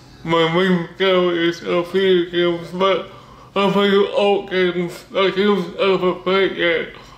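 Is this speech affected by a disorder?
Yes: cerebral palsy; speech disability.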